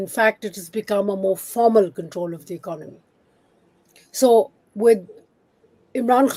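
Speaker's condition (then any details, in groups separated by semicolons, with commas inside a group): No condition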